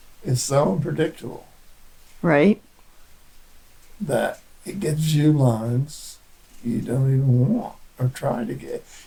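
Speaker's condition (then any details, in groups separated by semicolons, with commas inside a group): Parkinson's disease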